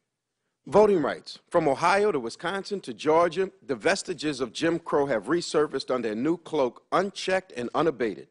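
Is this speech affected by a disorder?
No.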